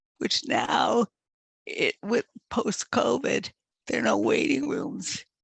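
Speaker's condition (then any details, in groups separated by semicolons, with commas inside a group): Multiple sclerosis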